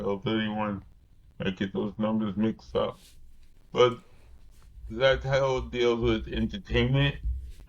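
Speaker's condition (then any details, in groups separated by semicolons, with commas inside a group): Cerebral palsy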